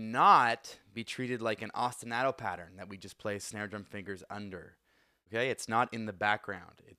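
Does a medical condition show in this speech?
No.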